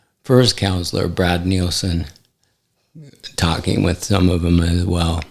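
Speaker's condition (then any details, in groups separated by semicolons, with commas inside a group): ALS; affects hand function; recently diagnosed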